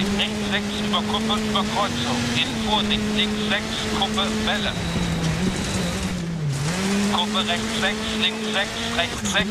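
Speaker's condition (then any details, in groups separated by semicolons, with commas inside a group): No condition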